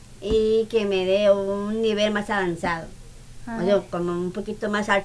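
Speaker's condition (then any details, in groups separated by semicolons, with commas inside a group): Down syndrome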